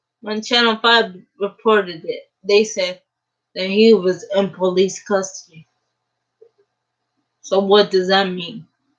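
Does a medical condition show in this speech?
Yes: cerebral palsy; uses a wheelchair.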